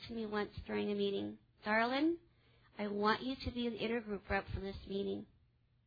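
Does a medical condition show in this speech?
Yes: cleft palate; infant feeding difficulty with weight loss, ongoing dental problems.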